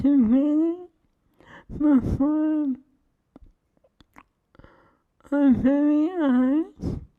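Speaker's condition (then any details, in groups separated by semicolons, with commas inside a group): ALS; cannot eat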